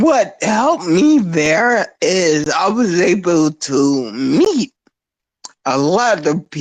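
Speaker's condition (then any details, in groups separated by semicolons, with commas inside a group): Spinocerebellar ataxia; degenerative, progressive, affects motor skills and whole body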